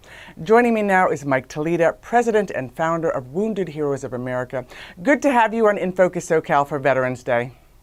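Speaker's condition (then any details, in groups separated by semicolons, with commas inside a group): No condition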